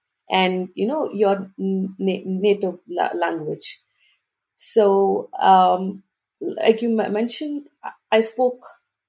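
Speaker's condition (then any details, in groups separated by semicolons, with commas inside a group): Stuttering; stuttering since about age 3, grew up in India speaking Telugu, English and Hindi; blocks and pauses, hard syllables and phonics trigger blocks, nervous in groups; repeated sounds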